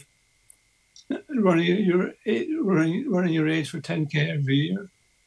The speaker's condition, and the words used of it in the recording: Parkinson's disease. Well, and I apologise to everybody for my voice, but Parkinson's has hurt my voice dramatically.